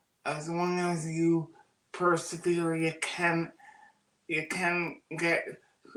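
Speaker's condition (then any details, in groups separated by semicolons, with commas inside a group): Cerebral palsy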